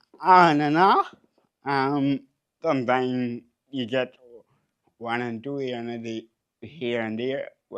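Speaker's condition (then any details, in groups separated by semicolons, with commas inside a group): Cerebral palsy; since birth, wheelchair user for years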